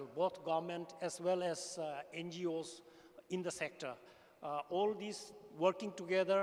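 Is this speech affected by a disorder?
No.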